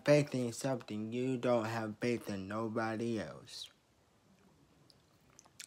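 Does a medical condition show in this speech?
Yes: traumatic brain injury.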